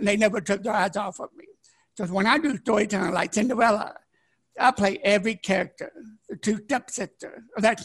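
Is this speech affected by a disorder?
Yes: deafness; born deaf, partially blind, learning disability, sign language learned at 21, broke neck, head injury, two strokes, paralyzed once; could not speak until age ten.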